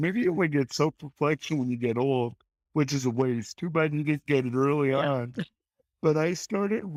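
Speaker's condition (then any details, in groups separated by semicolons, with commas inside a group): Cerebral palsy; since birth; childhood prognosis of unclear or no speech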